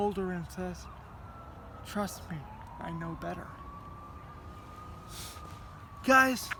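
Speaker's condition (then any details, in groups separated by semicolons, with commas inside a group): Cerebral palsy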